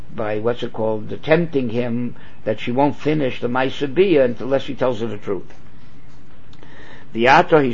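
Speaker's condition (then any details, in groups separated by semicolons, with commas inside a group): No condition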